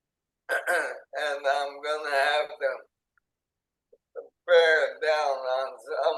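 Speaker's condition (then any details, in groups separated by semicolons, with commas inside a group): ALS; onset in hands and arms, tracheostomy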